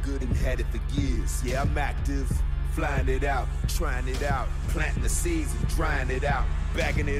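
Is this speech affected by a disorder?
No.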